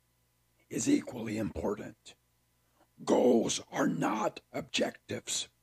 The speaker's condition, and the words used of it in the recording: Laryngectomy. I began this podcast by saying, I'm uncomfortable and I'm out of my comfort zone because of the way I speak,